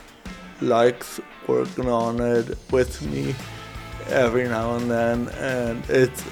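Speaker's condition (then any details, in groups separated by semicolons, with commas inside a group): Cerebral palsy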